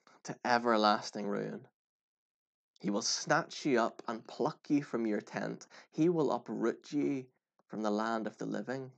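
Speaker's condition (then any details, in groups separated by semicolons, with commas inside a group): No condition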